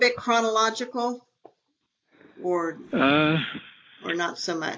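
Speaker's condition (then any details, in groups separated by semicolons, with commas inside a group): No condition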